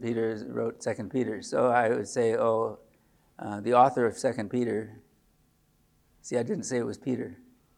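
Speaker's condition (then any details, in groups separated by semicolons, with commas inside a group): Parkinson's disease; age 74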